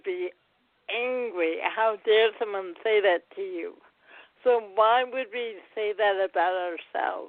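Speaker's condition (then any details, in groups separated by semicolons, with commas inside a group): Cerebral palsy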